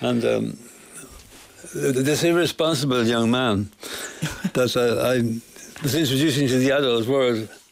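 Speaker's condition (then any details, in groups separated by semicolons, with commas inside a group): Parkinson's; about fifteen years since onset, hands worst affected, almost lost use of fingers; voice ties up sometimes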